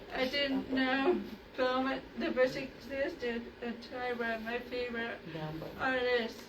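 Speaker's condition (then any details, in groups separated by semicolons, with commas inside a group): Cerebral palsy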